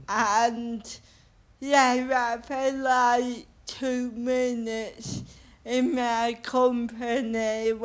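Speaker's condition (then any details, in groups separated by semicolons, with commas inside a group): Cerebral palsy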